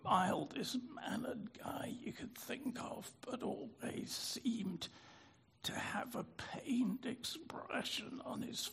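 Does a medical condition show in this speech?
Yes: spasmodic dysphonia; spastic dysphonia, spasmodic dystonia subtype, ENT exam with nasal camera, cause unknown, no known cure; about 40 years since onset, voice therapist recommended by audiologist Joanne Tyson, teaching style changed; catch in voice, lost resonance, speaking hard, easier with use but tires, lost three-octave singing range.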